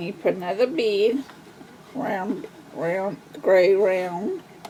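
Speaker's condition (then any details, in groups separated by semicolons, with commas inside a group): Cerebral palsy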